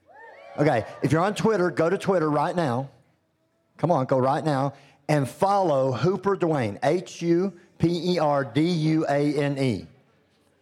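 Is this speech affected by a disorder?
Yes: cleft lip and palate; congenital, present from birth; expected never to be able to speak.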